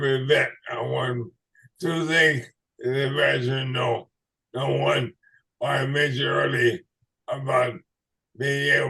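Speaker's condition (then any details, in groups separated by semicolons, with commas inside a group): ALS/MND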